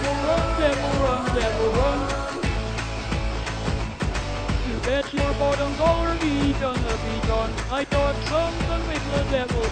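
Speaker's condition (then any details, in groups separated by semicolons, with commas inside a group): No condition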